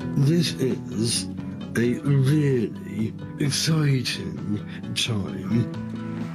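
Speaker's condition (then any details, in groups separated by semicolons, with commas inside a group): Down syndrome; three copies of chromosome 21, from birth; age 38; told when very young would never read or speak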